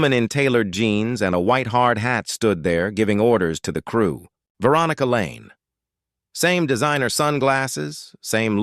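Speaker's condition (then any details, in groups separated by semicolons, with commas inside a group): No condition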